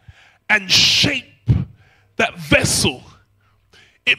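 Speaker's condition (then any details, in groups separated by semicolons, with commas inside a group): No condition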